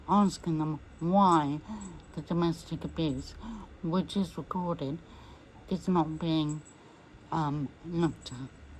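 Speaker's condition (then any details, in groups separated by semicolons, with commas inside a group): MND; voice may be difficult to understand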